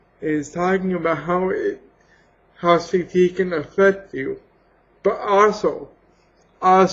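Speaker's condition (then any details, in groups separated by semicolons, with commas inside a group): Cerebral palsy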